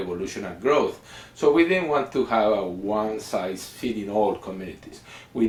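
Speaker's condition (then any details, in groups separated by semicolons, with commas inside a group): No condition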